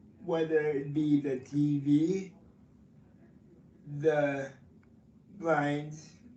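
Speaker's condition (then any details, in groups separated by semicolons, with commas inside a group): Cerebral palsy; from birth, affects legs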